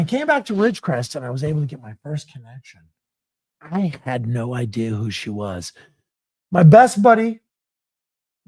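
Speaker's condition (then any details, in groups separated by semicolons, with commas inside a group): No condition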